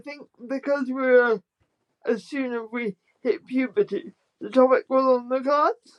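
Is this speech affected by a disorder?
Yes: spastic quadriplegic cerebral palsy.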